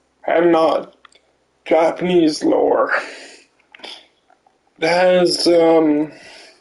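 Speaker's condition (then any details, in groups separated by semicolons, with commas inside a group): Cerebral palsy; limbs affected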